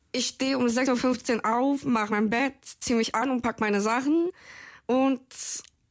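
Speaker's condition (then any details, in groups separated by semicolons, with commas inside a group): Down syndrome; from birth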